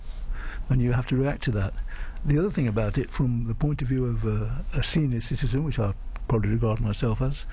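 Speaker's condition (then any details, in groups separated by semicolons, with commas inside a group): Parkinson's disease; diagnosed by specialist, senior age, past knee replacement; plays modified table tennis with shuffling footwork, regular exercise to maintain function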